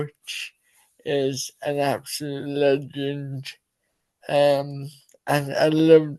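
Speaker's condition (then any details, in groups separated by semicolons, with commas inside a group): Cerebral palsy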